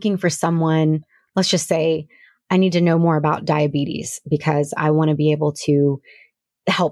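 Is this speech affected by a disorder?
No.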